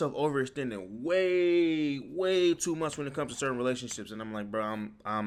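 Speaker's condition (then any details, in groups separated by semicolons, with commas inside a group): No condition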